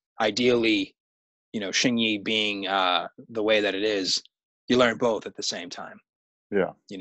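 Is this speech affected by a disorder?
No.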